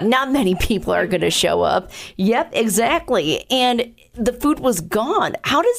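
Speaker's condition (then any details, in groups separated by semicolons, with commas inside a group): No condition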